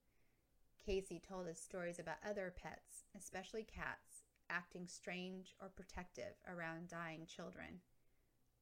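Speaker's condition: No condition

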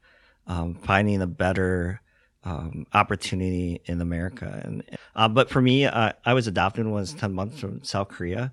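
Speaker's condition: Cleft lip and palate; congenital

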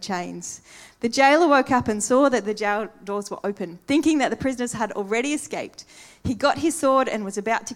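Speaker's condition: No condition

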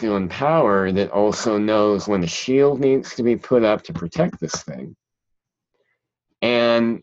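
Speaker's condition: Cleft palate; present since childhood

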